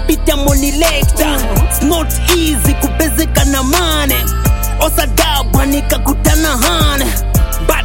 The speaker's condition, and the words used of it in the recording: No condition.